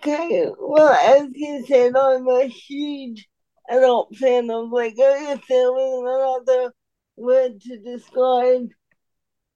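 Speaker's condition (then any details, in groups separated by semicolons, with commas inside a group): Cerebral palsy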